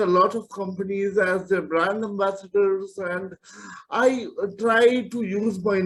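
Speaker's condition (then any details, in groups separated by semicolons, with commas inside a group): Cerebral palsy; from birth, whole body movement affected; several major operations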